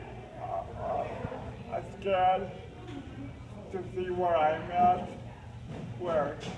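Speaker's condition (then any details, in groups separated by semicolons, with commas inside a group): Cerebral palsy; uses a lift for transfers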